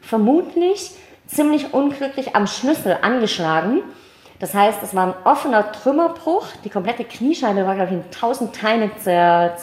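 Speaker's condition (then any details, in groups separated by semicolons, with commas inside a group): Cleft palate, mild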